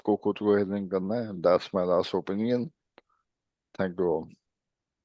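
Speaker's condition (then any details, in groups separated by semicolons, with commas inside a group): ALS; speech improved a little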